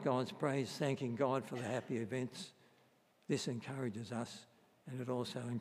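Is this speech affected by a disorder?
Yes: Parkinson's disease; voice may crack, concern about voice carrying through.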